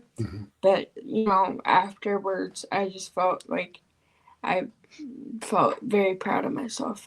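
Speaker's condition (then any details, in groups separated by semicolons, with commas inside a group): Cerebral palsy; from birth, wheelchair user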